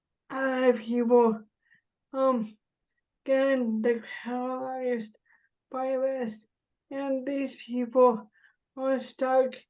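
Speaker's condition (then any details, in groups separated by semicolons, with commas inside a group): Cerebral palsy; spasticity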